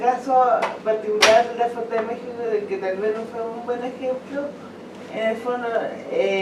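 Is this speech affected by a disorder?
Yes: cerebral palsy.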